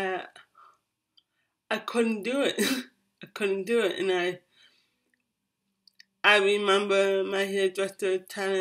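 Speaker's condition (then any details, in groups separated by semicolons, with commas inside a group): Cerebral palsy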